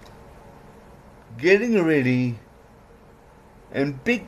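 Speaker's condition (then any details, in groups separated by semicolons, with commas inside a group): Cerebral palsy; legs affected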